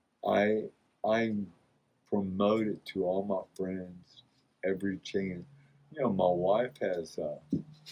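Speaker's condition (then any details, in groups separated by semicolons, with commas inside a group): Multiple sclerosis; about 28 years since onset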